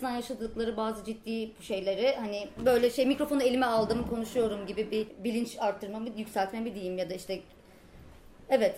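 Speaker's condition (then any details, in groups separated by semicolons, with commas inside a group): No condition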